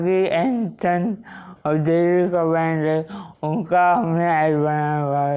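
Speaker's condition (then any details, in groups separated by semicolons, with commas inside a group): Wilson's disease; onset at age 16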